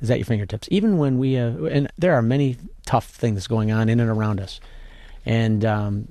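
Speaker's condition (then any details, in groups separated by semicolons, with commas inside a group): No condition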